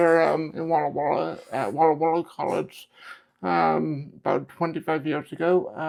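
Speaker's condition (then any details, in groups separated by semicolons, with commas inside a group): Cerebral palsy; affects right side, right hand and leg; speech affected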